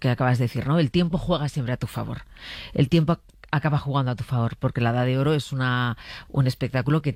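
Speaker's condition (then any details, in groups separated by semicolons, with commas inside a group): No condition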